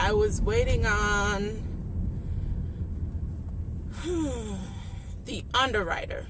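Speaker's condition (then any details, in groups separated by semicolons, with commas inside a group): No condition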